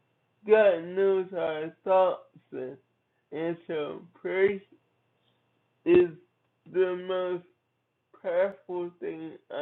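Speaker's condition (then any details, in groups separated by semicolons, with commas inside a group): Cerebral palsy; from birth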